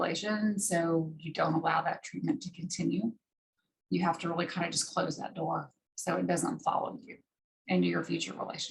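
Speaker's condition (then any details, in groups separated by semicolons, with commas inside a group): No condition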